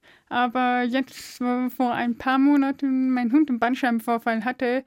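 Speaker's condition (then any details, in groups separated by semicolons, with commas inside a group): Deafness; deaf since birth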